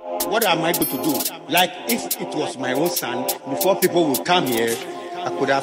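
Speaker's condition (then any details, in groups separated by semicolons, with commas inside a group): No condition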